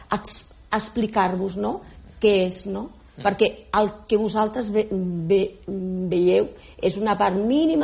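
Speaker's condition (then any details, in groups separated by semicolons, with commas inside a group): Stuttering; lifelong stuttering since childhood, family history through sister's son and cousins, age 59; somewhat nervous, speech exposed in radio interview; persistent stuttering, not overcome, expects to have it always; repeated sounds, prolonged sounds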